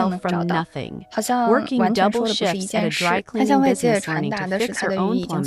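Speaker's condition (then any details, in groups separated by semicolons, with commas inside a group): No condition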